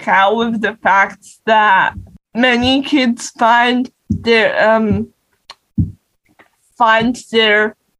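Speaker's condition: Cerebral palsy; non-progressive

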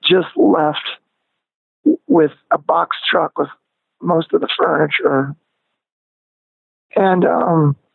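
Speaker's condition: Spasmodic dysphonia; voice lost power, grew weaker, lost control, could not hit notes, range shrank high and low, lost singing

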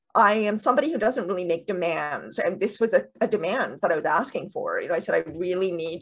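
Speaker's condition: Deafness with cochlear implants

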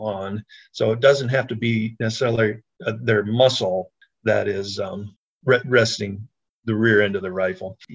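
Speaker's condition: No condition

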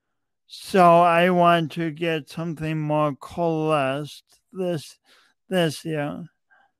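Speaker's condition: Cerebral palsy; cerebral palsy present from birth, unique walk, yoga and laughter yoga built speaking confidence; speech impediment, comes and goes, avoided speaking in school, finds the words cerebral palsy hard to say

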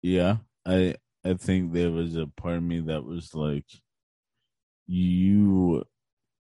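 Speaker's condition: Cerebral palsy; tight muscles

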